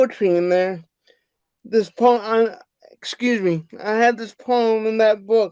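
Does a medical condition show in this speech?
Yes: cerebral palsy; wheelchair user.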